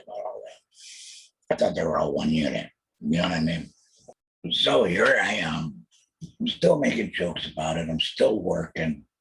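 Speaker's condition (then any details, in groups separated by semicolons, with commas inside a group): Total laryngectomy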